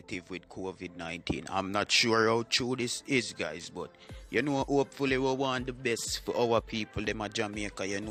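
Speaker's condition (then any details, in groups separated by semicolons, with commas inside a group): No condition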